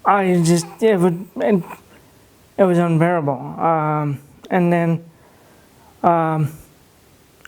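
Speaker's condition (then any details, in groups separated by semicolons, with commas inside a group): Cerebral palsy; no speech therapy, some words hard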